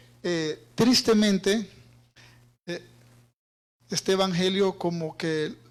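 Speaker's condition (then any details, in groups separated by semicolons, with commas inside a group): No condition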